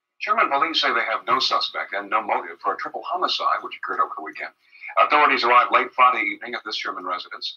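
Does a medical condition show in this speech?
No.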